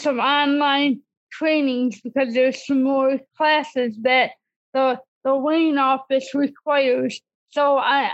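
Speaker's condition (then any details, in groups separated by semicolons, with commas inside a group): Cerebral palsy; disability since childhood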